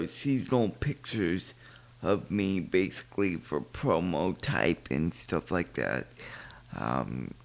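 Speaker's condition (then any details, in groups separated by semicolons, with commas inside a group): Cerebral palsy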